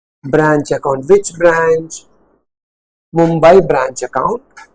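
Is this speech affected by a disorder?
No.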